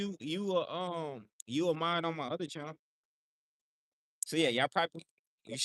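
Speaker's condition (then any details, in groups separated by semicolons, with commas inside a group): No condition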